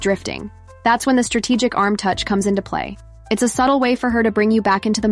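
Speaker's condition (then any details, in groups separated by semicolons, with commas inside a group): No condition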